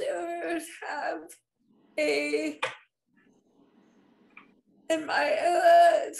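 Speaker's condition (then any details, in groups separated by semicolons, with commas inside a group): Spastic cerebral palsy; spastic, all four limbs, wheelchair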